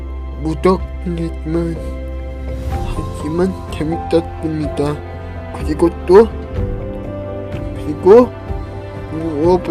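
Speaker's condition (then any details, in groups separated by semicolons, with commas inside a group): Cerebral palsy; brain lesion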